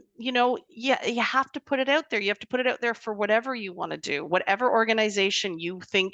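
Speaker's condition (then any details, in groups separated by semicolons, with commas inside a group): No condition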